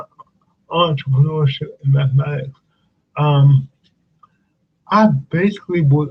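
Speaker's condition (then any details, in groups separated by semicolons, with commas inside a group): Cerebral palsy; speech affected at times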